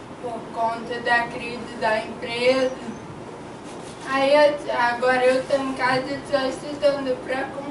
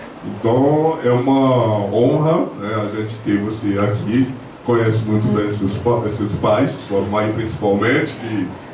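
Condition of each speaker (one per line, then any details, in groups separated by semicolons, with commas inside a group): Cerebral palsy; birth oxygen deprivation, whole right side affected
No condition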